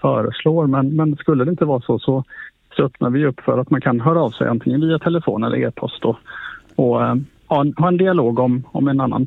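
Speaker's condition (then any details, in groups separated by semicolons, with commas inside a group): No condition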